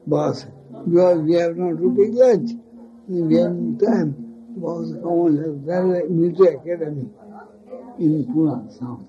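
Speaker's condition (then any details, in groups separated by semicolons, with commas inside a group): Speech loss after head injury; unconscious after accident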